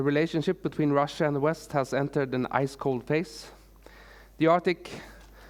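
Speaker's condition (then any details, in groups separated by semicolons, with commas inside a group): No condition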